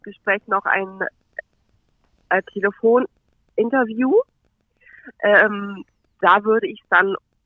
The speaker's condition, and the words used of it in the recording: Stuttering. Und das ist eigentlich immer irgendwie präsent, das Stottern, ja.